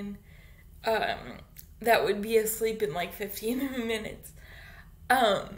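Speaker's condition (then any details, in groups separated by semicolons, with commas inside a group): Cerebral palsy; infant ventilator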